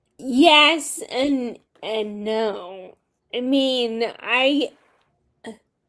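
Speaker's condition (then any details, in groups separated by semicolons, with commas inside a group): Friedreich's ataxia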